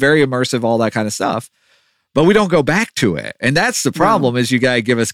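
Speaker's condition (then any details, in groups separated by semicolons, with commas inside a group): No condition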